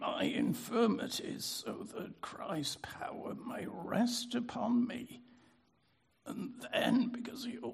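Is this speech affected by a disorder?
Yes: spasmodic dysphonia; spastic dysphonia, spasmodic dystonia subtype.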